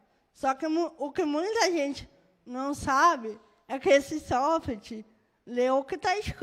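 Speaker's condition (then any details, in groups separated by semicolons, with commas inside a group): Cerebral palsy; birth brain injury; moderate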